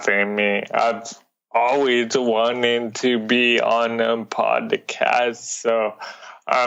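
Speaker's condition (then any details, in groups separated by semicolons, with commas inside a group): Cerebral palsy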